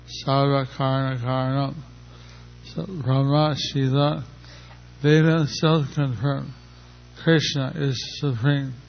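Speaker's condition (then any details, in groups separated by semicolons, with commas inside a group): Stroke; a little over a year since stroke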